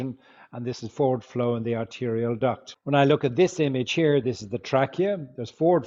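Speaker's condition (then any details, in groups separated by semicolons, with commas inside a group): No condition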